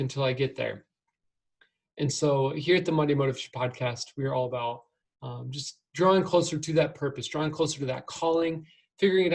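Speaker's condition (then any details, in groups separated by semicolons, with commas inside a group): No condition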